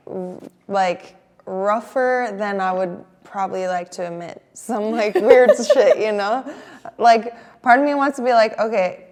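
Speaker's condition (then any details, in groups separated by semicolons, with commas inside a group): No condition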